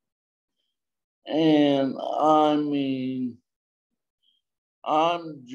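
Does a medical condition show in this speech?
Yes: traumatic brain injury.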